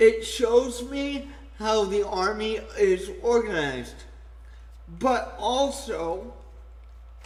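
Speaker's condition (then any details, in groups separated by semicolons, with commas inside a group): Cerebral palsy; only one hand usable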